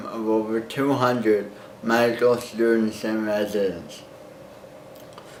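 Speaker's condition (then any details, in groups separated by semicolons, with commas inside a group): Cerebral palsy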